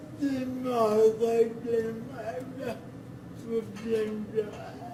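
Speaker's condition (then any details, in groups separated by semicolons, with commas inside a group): Cerebral palsy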